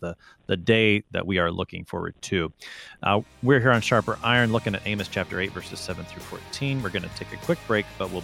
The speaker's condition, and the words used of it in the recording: None; typical speech.